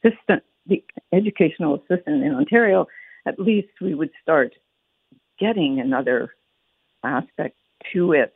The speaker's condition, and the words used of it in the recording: Aphasia. Well, speaking is the other one. I don't worry about that. I can speak very well, but the other three are very, very difficult.